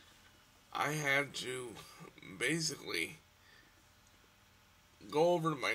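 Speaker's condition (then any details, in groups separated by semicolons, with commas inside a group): Cerebral palsy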